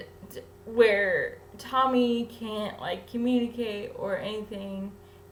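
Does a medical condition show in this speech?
Yes: cerebral palsy; infant ventilator.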